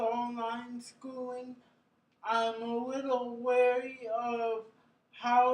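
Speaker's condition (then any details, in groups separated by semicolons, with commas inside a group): Cerebral palsy; brain injury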